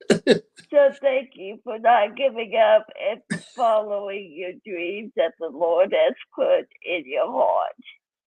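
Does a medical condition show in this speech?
Yes: cerebral palsy.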